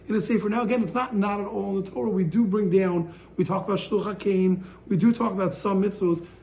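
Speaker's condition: No condition

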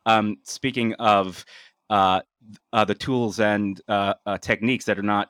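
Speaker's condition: Stutter; stutters and junk words to be left unedited in this episode; frequent stutters and junk words or phrases, at least half of editing time spent cutting them; repeated sounds, prolonged sounds

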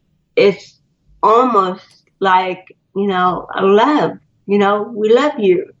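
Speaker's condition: Cerebral palsy; spinal cord and neck surgery

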